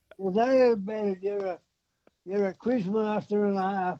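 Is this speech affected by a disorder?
Yes: Parkinson's; hand shaking; shaking the phone, changed hands holding phone; audio cutting in and out possibly from shaking the phone.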